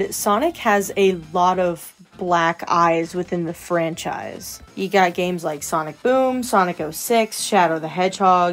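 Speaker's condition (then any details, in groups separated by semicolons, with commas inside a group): No condition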